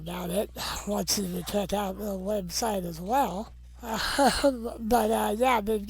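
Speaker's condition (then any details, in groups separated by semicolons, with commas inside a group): Non-progressive muscular dystrophy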